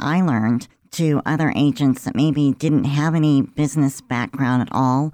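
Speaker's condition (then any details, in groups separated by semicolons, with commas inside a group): Cleft lip and palate; present since birth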